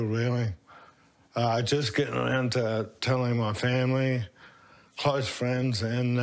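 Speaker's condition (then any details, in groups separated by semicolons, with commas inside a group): Motor neurone disease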